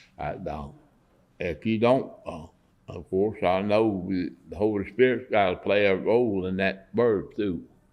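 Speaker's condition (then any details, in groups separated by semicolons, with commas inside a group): Parkinson's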